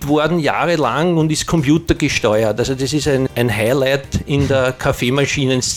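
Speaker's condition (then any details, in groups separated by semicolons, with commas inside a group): No condition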